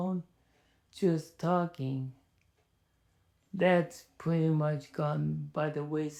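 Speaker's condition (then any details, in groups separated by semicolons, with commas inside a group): ALS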